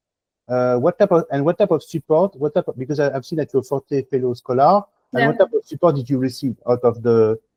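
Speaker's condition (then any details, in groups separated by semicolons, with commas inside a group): No condition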